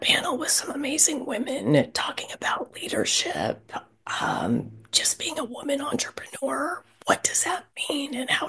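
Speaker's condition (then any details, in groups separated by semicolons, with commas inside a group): Spasmodic dysphonia; year and a half since diagnosis, Vocal therapy, Jim Bostock's Vocal Freedom Program, LA support group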